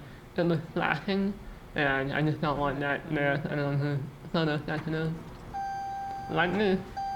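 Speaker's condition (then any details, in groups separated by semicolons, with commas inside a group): Muscular dystrophy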